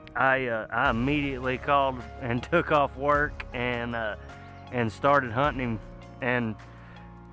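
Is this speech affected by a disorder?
No.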